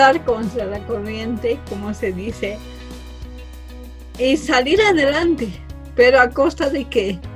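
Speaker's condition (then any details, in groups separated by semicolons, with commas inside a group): Cerebral palsy from birth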